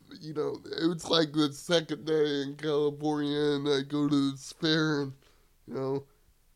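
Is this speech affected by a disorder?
Yes: cerebral palsy; wheelchair user.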